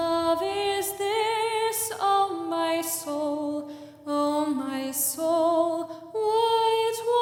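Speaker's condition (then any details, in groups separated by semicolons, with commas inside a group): No condition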